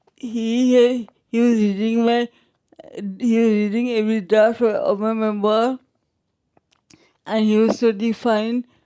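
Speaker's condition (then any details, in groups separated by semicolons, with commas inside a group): Traumatic brain injury; severe, motorcycle accident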